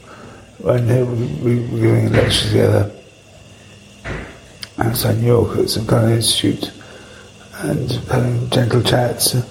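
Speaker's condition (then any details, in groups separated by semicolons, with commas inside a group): Parkinson's; affects speech, rare audio interview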